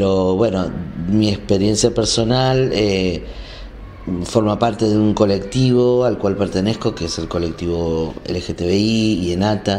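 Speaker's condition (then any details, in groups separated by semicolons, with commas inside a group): No condition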